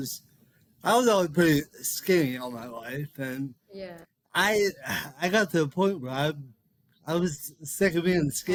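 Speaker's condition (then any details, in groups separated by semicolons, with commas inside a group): Cerebral palsy; speech affected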